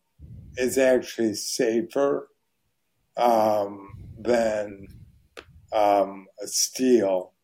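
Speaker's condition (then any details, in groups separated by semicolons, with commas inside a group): ALS; voice very hoarse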